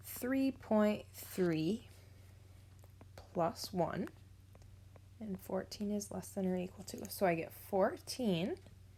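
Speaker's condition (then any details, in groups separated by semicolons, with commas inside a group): No condition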